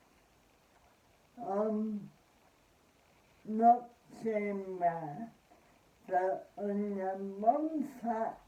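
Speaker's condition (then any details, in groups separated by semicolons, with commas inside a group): Cerebral palsy; spastic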